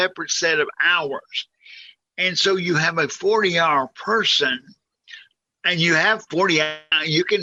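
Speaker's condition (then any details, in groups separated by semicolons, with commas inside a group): Cerebral palsy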